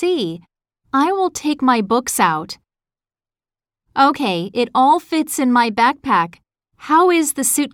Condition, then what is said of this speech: No condition.